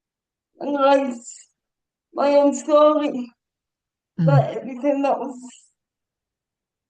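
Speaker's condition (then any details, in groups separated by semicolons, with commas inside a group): Cerebral palsy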